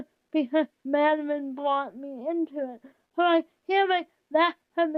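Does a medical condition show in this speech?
Yes: cerebral palsy, spastic.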